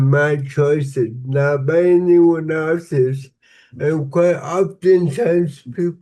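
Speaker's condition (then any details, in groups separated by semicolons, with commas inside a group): Cerebral palsy; somewhat slurred speech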